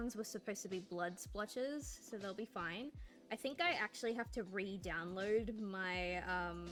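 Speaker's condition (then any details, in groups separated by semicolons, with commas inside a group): No condition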